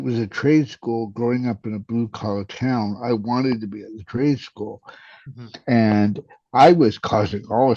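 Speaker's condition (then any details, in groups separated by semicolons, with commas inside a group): Cerebral palsy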